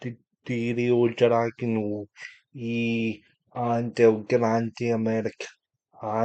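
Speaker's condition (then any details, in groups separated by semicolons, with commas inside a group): Cerebral palsy; unable to walk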